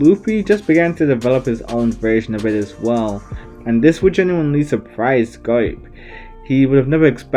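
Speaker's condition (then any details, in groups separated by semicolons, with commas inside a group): No condition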